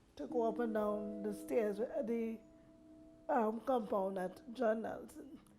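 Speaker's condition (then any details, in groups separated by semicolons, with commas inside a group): Cerebral palsy; lifelong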